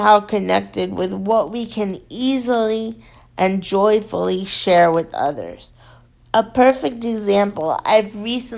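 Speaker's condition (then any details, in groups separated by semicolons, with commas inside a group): Cerebral palsy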